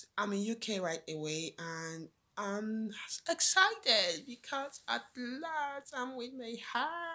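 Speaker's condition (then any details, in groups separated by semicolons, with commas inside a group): No condition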